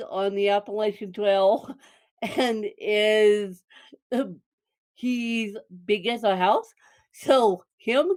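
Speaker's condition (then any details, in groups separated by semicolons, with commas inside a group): Cerebral palsy, mixed, moderate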